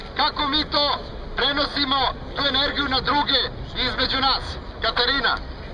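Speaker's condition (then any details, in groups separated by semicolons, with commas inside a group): No condition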